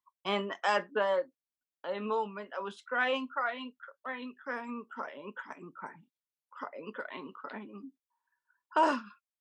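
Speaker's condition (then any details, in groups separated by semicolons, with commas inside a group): Huntington's disease; confirmed by genetic test; diagnosis took over two years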